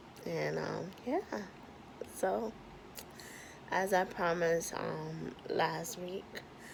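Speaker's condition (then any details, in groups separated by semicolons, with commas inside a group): Cerebral palsy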